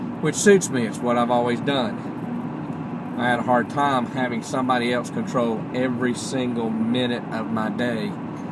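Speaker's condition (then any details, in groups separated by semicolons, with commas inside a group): No condition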